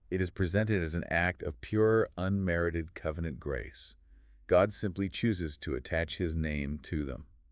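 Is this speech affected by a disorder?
No.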